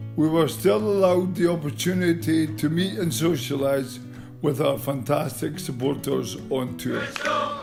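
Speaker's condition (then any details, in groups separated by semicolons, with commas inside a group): Motor neurone disease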